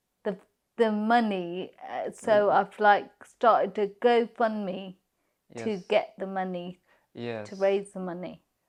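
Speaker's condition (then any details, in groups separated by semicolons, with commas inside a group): Multiple sclerosis; primary progressive type, impaired mobility; diagnosed 17 years ago, stem cell treatment, legs slightly better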